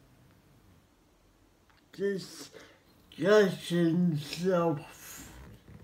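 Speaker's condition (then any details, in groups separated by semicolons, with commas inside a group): Cerebral palsy; spastic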